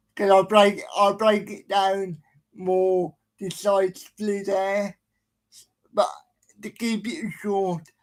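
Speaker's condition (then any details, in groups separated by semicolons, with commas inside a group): Cerebral palsy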